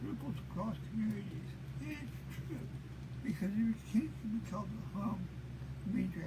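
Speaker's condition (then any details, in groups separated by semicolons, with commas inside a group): Cerebral palsy; present since birth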